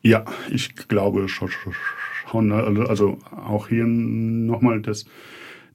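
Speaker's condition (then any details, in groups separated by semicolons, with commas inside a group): Stuttering; fluctuating between more and less fluent phases, never severe enough to prevent finishing a reporting story; alternates between more fluent and less fluent phases; repeated sounds, prolonged sounds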